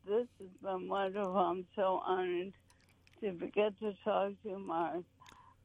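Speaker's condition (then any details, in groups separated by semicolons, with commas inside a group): ALS; vibrating neurons in head, no longer writing poems or revising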